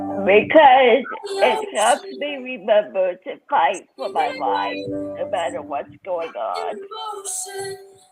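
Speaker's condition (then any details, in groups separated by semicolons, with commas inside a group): Cerebral palsy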